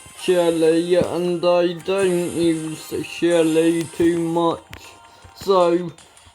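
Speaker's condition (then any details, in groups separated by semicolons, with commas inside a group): Ataxia; speech recently worse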